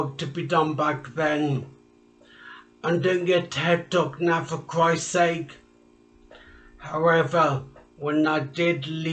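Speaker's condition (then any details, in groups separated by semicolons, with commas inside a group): Traumatic brain injury; speech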